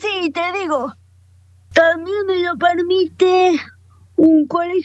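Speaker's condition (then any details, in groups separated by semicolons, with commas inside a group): Cerebral palsy, quadriparesis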